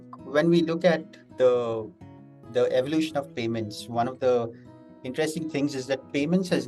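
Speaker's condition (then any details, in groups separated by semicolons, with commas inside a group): No condition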